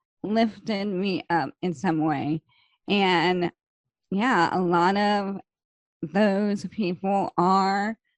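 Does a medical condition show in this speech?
Yes: ALS; slow progressing form.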